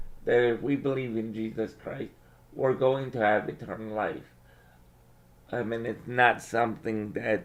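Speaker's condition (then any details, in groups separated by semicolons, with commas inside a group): Cerebral palsy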